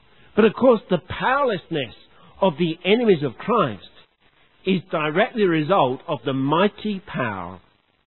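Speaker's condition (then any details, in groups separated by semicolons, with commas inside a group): No condition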